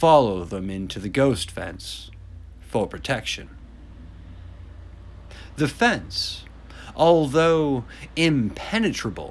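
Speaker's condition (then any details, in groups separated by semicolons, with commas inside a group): No condition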